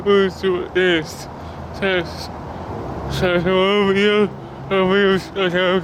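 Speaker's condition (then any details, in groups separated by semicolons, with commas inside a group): Cerebral palsy; speech disability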